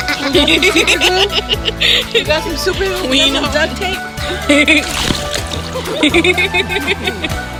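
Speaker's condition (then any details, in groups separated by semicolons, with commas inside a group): No condition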